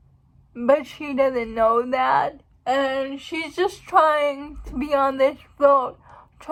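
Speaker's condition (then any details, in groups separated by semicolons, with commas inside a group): Cerebral palsy; uses wheelchair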